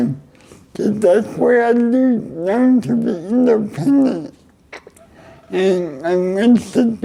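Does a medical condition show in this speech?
Yes: cerebral palsy.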